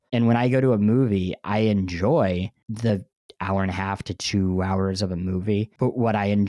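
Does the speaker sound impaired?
Yes: cleft lip and palate; surgeries most summers of childhood.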